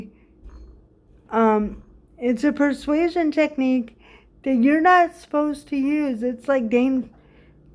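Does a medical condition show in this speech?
Yes: cerebral palsy.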